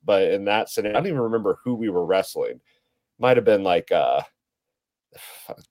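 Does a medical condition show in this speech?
No.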